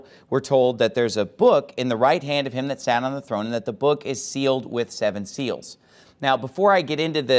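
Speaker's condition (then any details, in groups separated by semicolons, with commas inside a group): No condition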